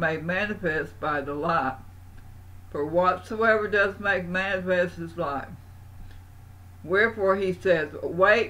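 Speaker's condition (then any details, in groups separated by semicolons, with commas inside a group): Parkinson's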